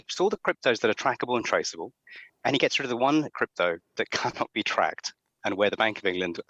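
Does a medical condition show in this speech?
No.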